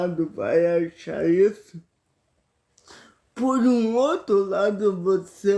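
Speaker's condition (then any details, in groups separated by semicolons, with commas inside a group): Paralysis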